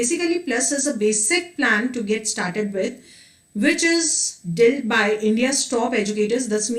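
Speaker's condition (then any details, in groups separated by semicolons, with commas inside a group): No condition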